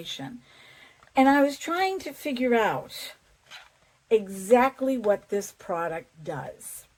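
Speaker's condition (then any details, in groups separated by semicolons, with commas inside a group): No condition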